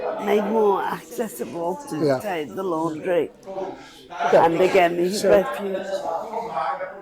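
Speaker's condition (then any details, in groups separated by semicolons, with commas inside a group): Cerebral palsy; frequent falls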